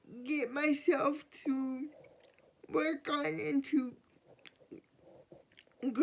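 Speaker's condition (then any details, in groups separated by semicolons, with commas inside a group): Cerebral palsy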